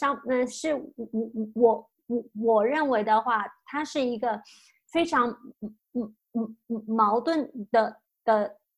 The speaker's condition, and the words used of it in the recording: Stuttering. 就觉得就是我怎么样连话都讲不好，这样的话就反而加重了我自己的口吃。